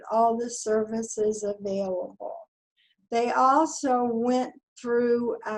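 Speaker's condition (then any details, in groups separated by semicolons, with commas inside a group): ALS; voice weakening, voice banking begun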